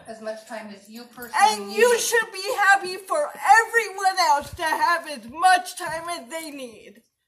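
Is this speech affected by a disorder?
Yes: cerebral palsy; slow speech, speech difficulties.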